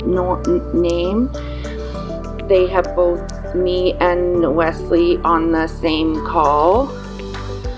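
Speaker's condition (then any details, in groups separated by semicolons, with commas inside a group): Aphasia after stroke; aphasia from stroke at 54, sudden onset one morning with only nonsense words, no physical deficits; in stroke rehabilitation, speech therapy, occupational, recreation and music therapy; word-finding difficulty, word substitutions, loses all words sometimes, speaking harder when tired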